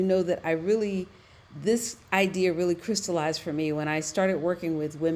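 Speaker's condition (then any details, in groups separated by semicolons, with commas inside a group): No condition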